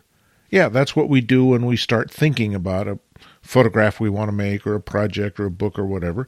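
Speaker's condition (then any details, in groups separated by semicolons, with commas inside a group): No condition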